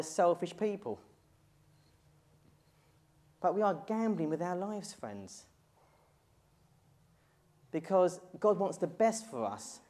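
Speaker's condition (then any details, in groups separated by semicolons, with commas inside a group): No condition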